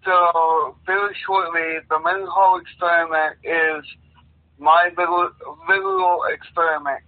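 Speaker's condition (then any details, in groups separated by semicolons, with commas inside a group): Cerebral palsy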